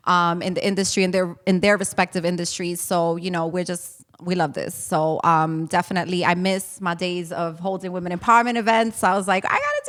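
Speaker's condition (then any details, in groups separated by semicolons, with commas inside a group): No condition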